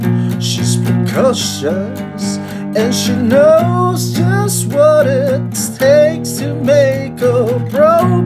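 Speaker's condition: No condition

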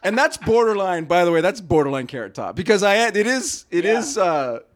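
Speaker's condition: No condition

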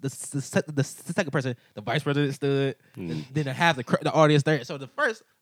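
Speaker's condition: Stuttering; lifelong stutter; stuttered all life, different now since hosting a radio show; repeated sounds

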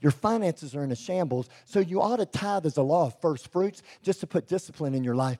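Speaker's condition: Cleft lip and palate; congenital, present from birth; preaches publicly, has preached in over 50 nations; expected never to be able to speak

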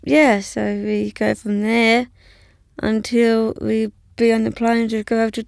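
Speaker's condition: Down syndrome; learning difficulty; age 38

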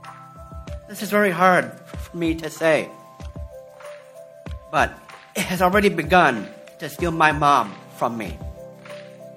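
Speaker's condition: Down syndrome; processes information more slowly

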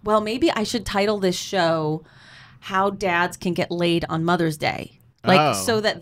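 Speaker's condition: No condition

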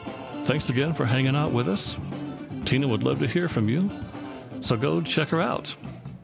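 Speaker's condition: No condition

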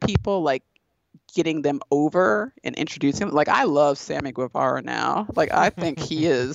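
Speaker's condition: No condition

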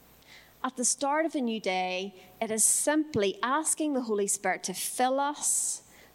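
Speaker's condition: No condition

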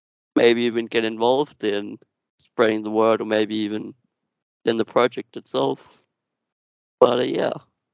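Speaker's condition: Duchenne muscular dystrophy; genetic, progressive

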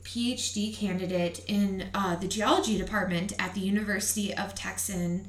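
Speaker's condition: No condition

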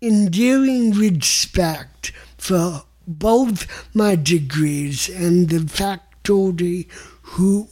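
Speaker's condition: Cerebral palsy; onset before three

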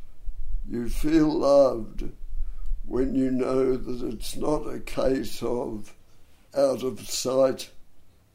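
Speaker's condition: Dystonia and cerebral palsy; bronchial asthma

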